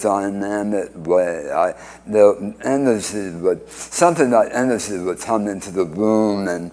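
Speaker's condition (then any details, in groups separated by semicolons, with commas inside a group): Speech impediment after cancer surgery; no speech with tracheostomy after surgery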